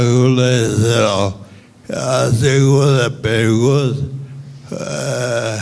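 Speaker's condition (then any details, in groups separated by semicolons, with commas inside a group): Amyotrophic lateral sclerosis; uses cannabis; cannabis greatly improves articulation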